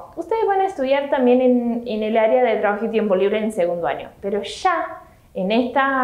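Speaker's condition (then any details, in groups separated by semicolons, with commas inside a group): No condition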